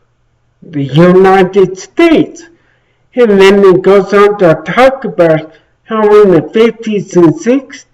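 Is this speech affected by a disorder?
Yes: traumatic brain injury.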